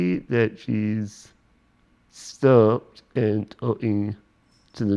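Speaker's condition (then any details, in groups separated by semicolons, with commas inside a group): Spinal muscular atrophy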